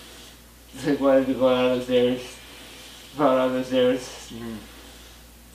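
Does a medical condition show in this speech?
Yes: muscular dystrophy, Duchenne.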